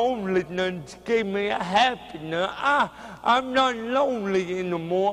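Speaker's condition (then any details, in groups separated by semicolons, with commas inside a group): Cerebral palsy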